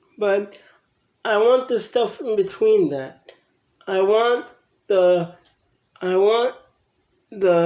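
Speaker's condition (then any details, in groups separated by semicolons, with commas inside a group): Cerebral palsy; from birth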